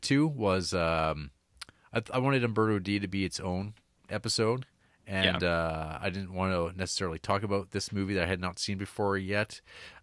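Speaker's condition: No condition

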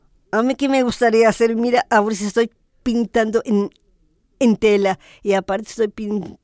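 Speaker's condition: Down syndrome; adult woman

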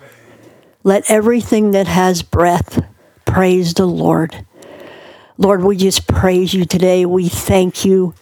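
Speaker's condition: Cleft palate; born two months premature

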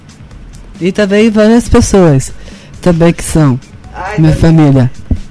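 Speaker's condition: Down syndrome; genetic, present from birth, recognized soon after birth

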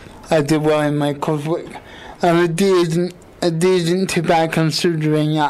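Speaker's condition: Quadriplegic cerebral palsy; age 28

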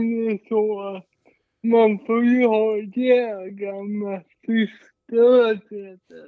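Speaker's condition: Cerebral palsy; present from birth, brain oxygen deprivation, heart not beating at delivery, mild; difficulty with fine motor movements like zippers, shoelaces, buttons, uses adapted rifle

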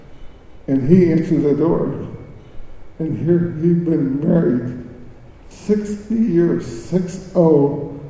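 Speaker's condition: Cerebral palsy; birth injury affecting motor skills, speech, walking and swallowing, diagnosed later in life, doctor advised never driving; choking episodes, choked on meat over 20 times, saved by Heimlich

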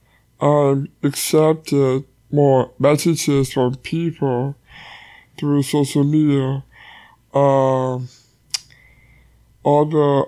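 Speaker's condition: Down syndrome; congenital, surgeries in early childhood; almost 21 years old; father repeatedly prompts to speak up

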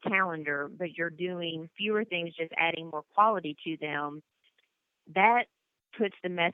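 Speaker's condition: No condition

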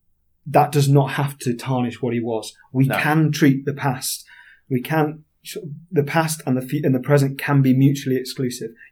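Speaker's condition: No condition

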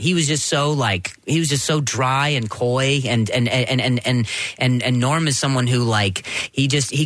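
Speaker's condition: Stuttering; vocal contusion and major concussion, seen by neurologist, chiropractor, physical therapist; 12 years since injury, in speech therapy, oldest client, melodic intonation therapy tried; sometimes on stage, worse when nervous or stressed, rapid sound repetitions, once much worse; repeated sounds, prolonged sounds

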